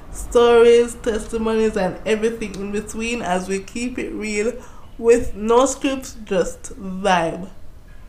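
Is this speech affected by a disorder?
Yes: cerebral palsy.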